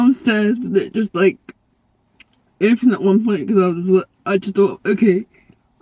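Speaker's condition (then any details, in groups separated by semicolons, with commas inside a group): Cerebral palsy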